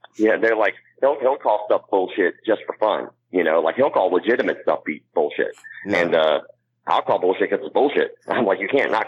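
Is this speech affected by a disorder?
Yes: cleft palate; congenital cleft palate.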